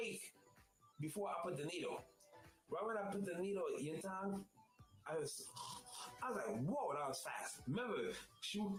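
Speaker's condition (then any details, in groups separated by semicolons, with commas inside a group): No condition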